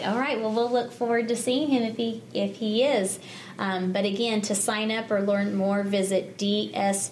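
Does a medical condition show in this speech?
No.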